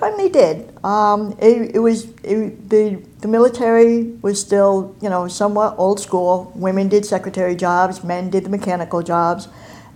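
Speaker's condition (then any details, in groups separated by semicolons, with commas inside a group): Cleft palate and cleft lip; congenital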